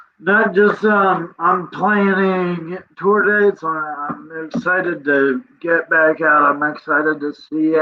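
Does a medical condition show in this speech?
Yes: cerebral palsy; present from birth.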